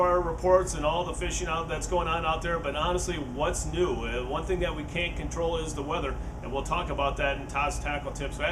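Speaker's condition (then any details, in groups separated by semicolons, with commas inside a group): No condition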